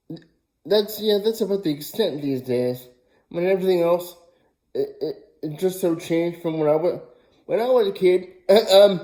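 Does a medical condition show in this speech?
Yes: cerebral palsy, spastic diplegia.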